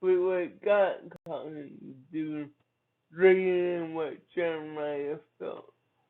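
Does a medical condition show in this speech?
Yes: cerebral palsy; from birth.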